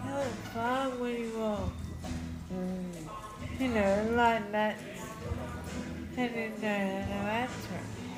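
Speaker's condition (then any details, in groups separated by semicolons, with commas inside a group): Friedreich's ataxia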